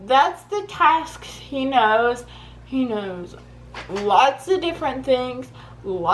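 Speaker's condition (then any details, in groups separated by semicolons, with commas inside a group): Cerebral palsy; poor head control, neck falls back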